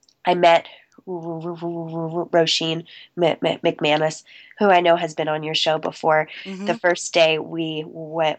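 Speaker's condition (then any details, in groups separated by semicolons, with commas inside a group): Stuttering; covert since childhood, immediate onset soon after starting to talk, school therapy from kindergarten, private therapist; recovering covert, still stutters, American Institute for Stuttering 3-week intensive program, fluency shaping techniques; formerly word switching and avoiding, held back stutters, pushed words out, appeared out of breath; prolonged sounds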